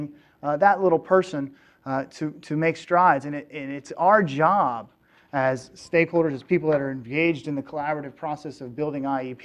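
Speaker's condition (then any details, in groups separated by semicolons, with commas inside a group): No condition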